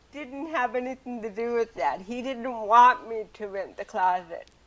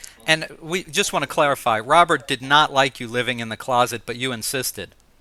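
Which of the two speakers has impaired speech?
The first: cerebral palsy; present from birth, cervical spinal cord surgery C1-C7.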